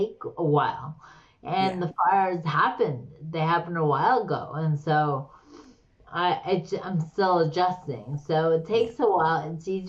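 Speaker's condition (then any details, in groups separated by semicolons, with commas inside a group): Slurred speech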